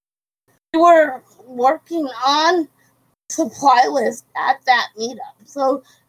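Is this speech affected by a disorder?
Yes: cerebral palsy; quadriplegic.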